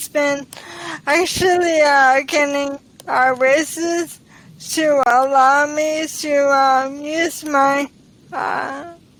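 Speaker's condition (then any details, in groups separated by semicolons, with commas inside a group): ALS; onset in pinky finger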